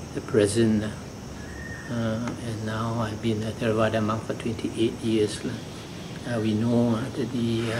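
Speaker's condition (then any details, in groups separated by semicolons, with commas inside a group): No condition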